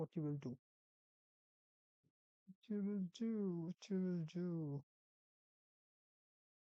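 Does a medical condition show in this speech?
No.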